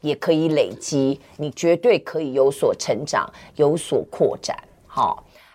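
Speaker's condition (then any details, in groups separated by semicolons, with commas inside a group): No condition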